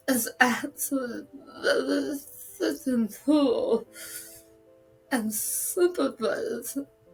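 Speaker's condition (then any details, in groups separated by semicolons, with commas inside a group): Tongue cancer with glossectomy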